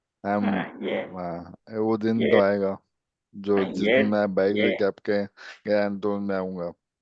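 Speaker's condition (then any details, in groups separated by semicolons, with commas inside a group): ALS; speech improved a little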